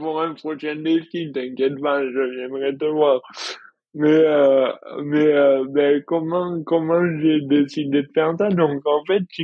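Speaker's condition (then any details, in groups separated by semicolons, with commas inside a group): Dystonia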